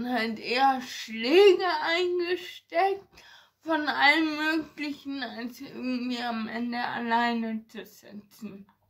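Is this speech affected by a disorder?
Yes: ataxia; ataxia affecting hands and fingers.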